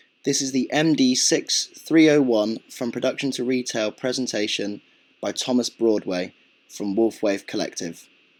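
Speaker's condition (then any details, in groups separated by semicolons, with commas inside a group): No condition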